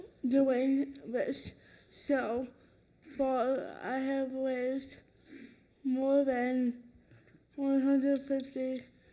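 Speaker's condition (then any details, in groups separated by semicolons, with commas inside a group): Cerebral palsy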